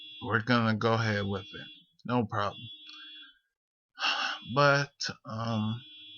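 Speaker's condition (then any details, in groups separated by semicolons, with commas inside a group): Multiple sclerosis; rambling speech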